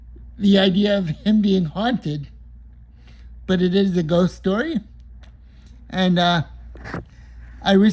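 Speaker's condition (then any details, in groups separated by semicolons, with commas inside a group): Cerebral palsy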